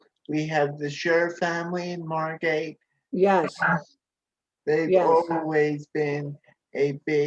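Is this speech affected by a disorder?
Yes: cerebral palsy.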